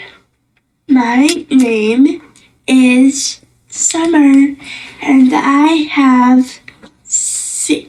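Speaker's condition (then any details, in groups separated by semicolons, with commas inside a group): Cerebral palsy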